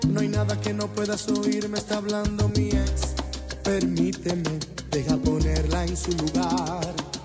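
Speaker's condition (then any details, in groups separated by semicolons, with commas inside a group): No condition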